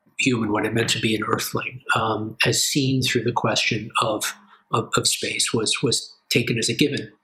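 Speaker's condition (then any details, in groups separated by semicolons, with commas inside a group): No condition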